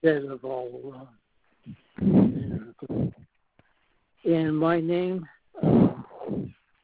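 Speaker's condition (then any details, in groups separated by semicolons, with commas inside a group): Parkinson's disease; trouble speaking, hard for listener to understand, asked to speak louder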